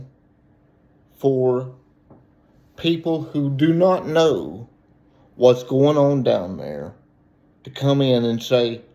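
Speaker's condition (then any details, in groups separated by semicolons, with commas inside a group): Cerebral palsy; reports speaking clearly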